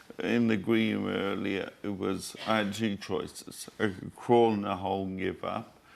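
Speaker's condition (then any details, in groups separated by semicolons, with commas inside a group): Motor neurone disease; diagnosed weeks ago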